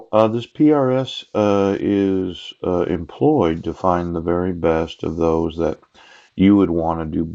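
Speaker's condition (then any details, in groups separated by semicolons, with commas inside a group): No condition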